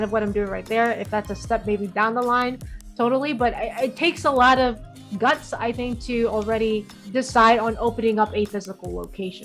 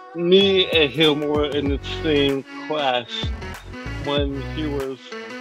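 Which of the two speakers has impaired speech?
The second: cerebral palsy; from birth, lower extremities limited.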